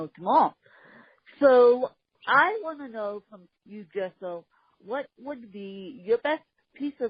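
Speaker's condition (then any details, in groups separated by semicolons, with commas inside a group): Cerebral palsy, mixed, moderate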